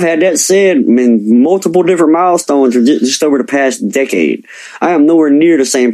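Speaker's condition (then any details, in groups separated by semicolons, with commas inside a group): Cleft lip and palate; present from birth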